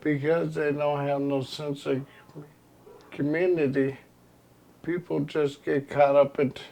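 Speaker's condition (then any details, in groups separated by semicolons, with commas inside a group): ALS; progressive terminal illness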